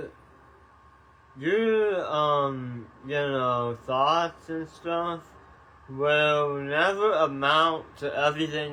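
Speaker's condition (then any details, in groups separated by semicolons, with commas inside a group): Tongue cancer surgery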